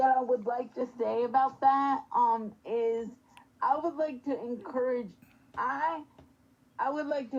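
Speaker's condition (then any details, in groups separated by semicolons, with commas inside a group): Spastic quadriplegic cerebral palsy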